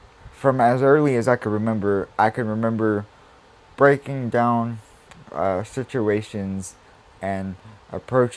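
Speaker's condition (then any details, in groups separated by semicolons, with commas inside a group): Cerebral palsy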